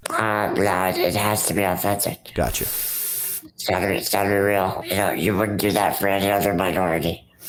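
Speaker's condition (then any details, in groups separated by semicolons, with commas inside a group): Rare muscular dystrophy; Ullrich congenital muscular dystrophy, very rare form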